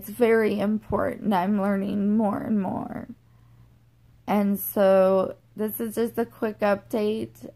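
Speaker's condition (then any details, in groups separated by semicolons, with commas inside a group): Generalized dystonia; generalized form, sustained muscle contractions; lost swallow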